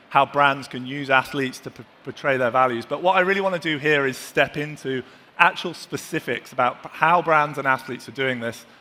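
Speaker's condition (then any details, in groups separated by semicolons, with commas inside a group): No condition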